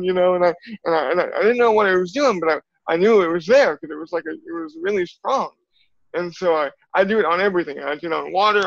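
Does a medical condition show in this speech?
Yes: cerebral palsy; from birth.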